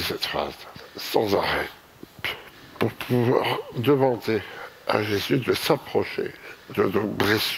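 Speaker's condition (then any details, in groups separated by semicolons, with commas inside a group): Myopathy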